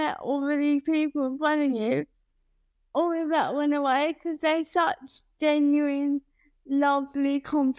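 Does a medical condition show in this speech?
Yes: cerebral palsy.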